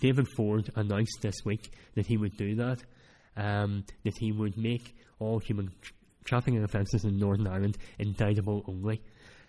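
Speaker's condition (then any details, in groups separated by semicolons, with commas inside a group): Cleft palate; speech not that clear at times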